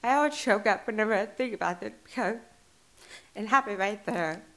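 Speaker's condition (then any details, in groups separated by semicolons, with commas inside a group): Deaf and hard of hearing; since childhood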